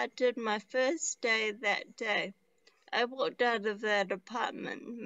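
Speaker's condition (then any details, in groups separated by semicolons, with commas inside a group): Traumatic brain injury; relearned talking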